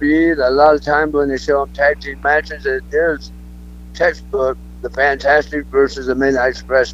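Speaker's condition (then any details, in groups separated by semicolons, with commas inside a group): Throat cancer; cancer survivor, alive and well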